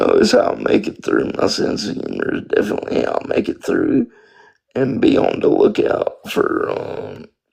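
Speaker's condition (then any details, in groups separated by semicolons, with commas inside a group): Spastic quadriplegic cerebral palsy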